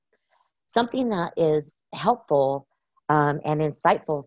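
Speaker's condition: No condition

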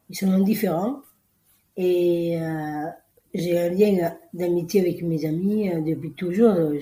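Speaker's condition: Down syndrome; congenital

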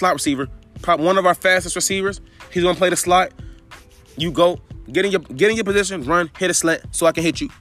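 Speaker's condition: No condition

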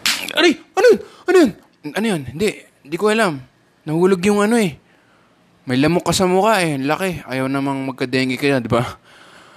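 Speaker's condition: No condition

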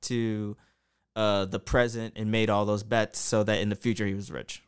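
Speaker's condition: No condition

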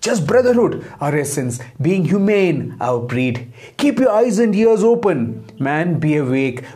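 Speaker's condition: No condition

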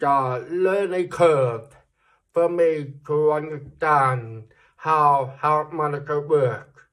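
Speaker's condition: Deafness; born deaf, childhood speech therapy at John Tracy speech therapy school in US, mother-supported, lip reads; very clear per host, sounds like late-deafened speaker, captions offered in case unclear

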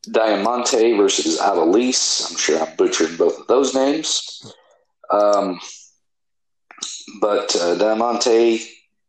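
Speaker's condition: No condition

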